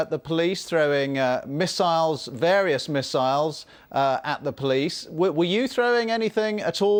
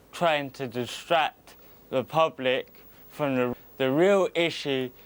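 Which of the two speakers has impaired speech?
The second: cerebral palsy; uses wheelchair.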